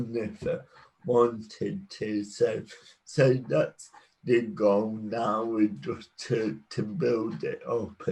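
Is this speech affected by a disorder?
Yes: cerebral palsy.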